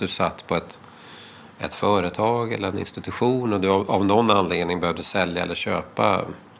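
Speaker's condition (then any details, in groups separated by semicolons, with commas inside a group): No condition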